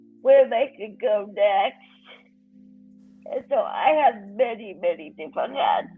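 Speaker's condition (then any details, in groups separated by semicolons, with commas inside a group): Cerebral palsy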